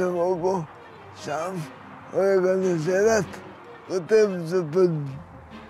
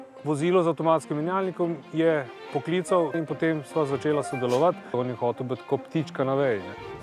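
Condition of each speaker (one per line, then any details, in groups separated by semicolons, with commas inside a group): Spastic cerebral palsy
No condition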